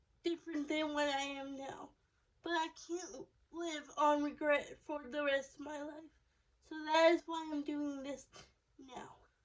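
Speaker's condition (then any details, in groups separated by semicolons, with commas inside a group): Cerebral palsy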